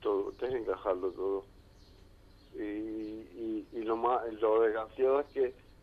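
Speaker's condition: ALS; amyotrophic lateral sclerosis, diagnosed at Torre Cárdenas after 7 to 8 months, needs someone always present

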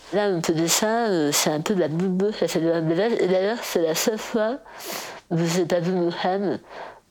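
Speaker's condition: Total glossectomy; base of tongue cancer, ventilator via tracheostomy, temporary laryngectomy

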